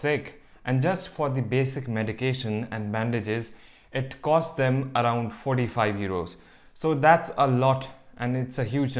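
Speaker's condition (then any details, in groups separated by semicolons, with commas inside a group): No condition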